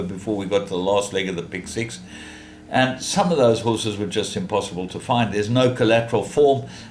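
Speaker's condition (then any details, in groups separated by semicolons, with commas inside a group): No condition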